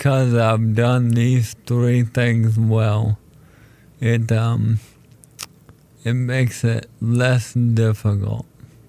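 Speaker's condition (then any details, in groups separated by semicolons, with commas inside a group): ALS; told condition is terminal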